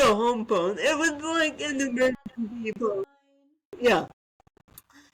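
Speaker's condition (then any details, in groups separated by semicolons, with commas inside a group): Cerebral palsy; spastic, ataxic features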